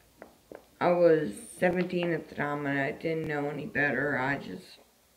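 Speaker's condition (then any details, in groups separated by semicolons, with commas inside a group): Disability causing slurred speech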